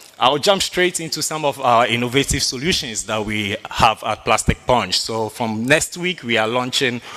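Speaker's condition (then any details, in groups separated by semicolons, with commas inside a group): No condition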